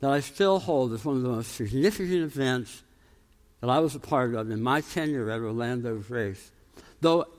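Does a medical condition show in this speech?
Yes: tongue cancer, jaw reconstruction, osteonecrosis of jaw after radiation; about 13 years since tongue cancer.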